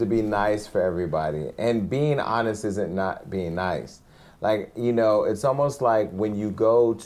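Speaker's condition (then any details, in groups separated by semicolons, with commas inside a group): No condition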